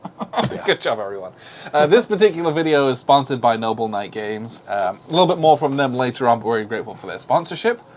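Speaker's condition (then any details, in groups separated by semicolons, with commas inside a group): No condition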